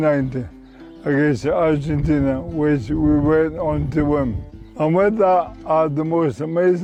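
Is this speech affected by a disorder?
Yes: motor neuron disease.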